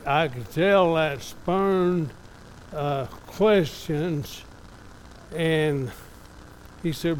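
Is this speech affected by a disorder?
Yes: ALS; father died of same disease, diagnosed by doctor in Lubbock, second opinion in Dallas; diagnosed 2.5 months ago, more physically limited than a year ago, progressing; somewhat affected, evident today.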